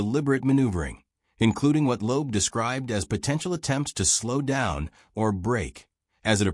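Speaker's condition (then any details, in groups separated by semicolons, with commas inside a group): No condition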